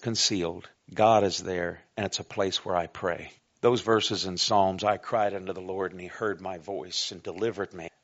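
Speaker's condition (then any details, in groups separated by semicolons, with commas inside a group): No condition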